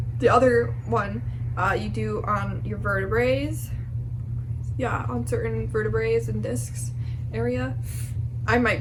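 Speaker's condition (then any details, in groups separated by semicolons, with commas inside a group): No condition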